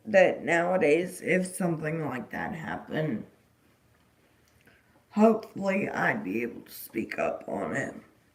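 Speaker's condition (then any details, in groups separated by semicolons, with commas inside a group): Disability causing slurred speech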